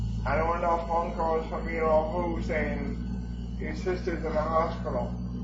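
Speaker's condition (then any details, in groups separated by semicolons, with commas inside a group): Cerebral palsy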